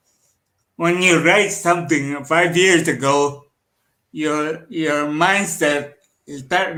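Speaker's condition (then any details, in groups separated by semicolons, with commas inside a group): Cerebral palsy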